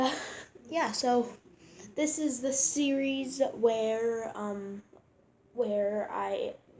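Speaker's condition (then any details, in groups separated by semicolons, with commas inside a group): No condition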